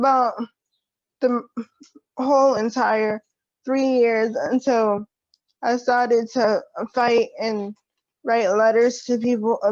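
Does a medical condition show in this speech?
Yes: cerebral palsy.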